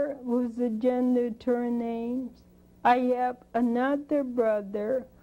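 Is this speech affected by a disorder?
Yes: spinocerebellar degeneration.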